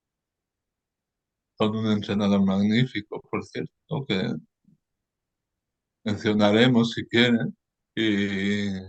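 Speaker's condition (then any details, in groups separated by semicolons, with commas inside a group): Cerebral palsy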